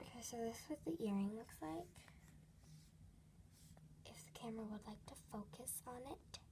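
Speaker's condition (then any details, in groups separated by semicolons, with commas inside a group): No condition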